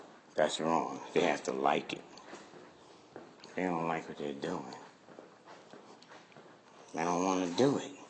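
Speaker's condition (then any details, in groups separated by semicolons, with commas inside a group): No condition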